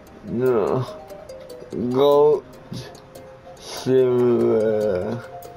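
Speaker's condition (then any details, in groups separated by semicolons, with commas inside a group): Cerebral palsy; one hand affected; atypical speech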